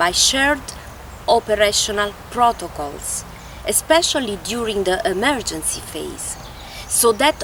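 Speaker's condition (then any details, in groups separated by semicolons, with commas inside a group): No condition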